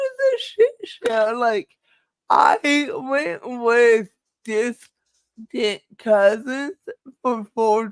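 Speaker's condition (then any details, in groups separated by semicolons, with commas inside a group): Cerebral palsy; speech affected, permanent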